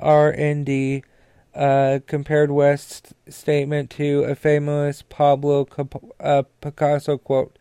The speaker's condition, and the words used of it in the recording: Stuttering. Spector, a well-known Hollywood divorce lawyer, requested to step down in May, citing if you're new here, I have a stutter.